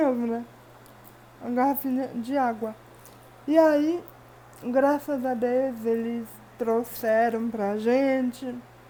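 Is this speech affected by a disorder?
Yes: cerebral palsy.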